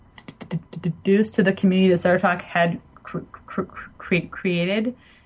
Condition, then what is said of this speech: Stuttering. But then I definitely, on this show with other people that I'm talking, I'm just like, the past 6 months, I've like totally fallen back.